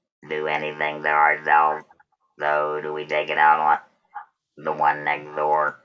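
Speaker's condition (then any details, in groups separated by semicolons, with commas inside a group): Total laryngectomy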